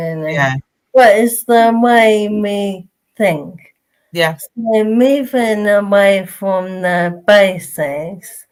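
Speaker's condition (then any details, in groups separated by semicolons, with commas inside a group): Motor neurone disease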